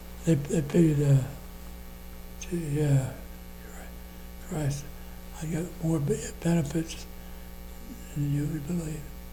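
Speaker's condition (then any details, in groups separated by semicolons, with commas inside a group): Parkinson's disease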